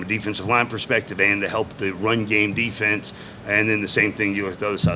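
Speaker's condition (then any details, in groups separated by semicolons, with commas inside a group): No condition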